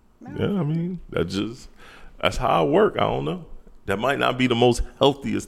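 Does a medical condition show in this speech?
No.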